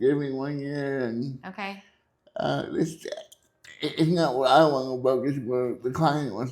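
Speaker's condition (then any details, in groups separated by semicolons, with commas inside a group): Cerebral palsy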